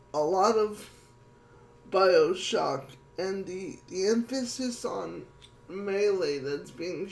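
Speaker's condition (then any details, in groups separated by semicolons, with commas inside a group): Cerebral palsy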